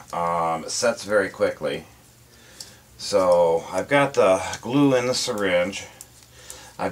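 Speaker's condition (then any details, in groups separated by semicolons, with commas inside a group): No condition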